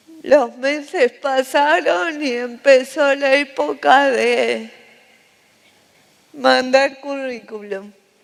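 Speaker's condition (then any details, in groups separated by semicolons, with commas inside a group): Cerebral palsy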